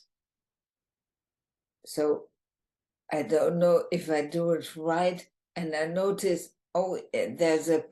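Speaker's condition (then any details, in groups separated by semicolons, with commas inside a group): ALS, bulbar form, bulbar onset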